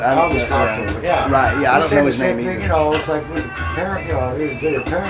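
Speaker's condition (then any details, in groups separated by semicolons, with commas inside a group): No condition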